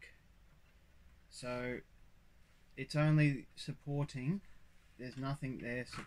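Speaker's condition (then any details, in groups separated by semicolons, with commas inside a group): No condition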